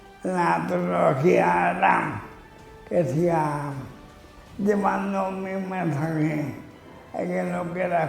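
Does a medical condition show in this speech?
Yes: amyotrophic lateral sclerosis (ela).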